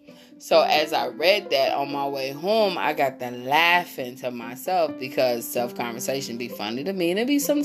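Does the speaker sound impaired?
No.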